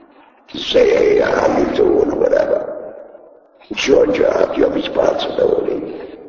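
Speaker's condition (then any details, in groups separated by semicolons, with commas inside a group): Laryngectomy; cannot talk without thumb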